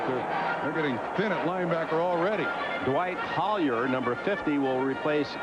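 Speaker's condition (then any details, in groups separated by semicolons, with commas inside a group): No condition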